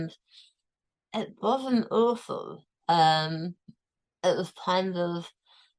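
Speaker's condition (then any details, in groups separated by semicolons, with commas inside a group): Tongue cancer, tongue removed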